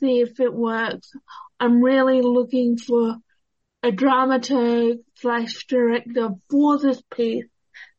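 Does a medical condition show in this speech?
Yes: cerebral palsy; worsened at start of year 12, low energy, poor balance, unable to move for days, therapies during schooling.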